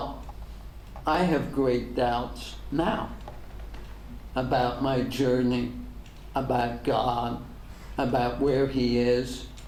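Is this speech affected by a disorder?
Yes: ALS; degenerative; diagnosed ten years ago.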